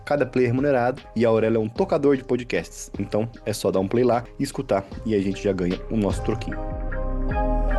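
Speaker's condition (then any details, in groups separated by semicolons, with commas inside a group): No condition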